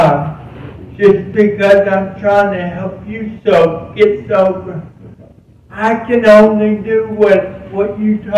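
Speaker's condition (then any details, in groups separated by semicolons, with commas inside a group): Cerebral palsy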